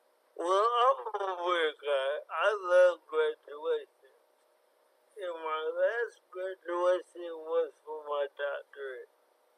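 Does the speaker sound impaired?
Yes: cerebral palsy; from birth, born very premature, affects fine motor skills, cognition unaffected.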